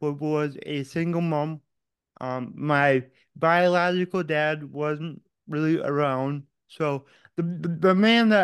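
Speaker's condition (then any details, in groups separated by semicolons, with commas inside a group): Cerebral palsy; physical challenges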